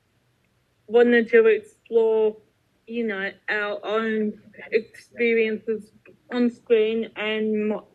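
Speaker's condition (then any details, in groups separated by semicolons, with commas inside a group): Cerebral palsy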